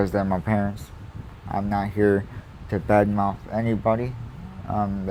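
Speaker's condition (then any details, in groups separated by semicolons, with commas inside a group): Cerebral palsy; spastic quadriplegic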